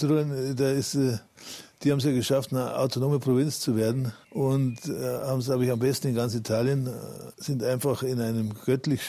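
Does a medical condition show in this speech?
Yes: Parkinson's disease; public for about 11 years, almost no tremor, feels symptom-free when well adjusted.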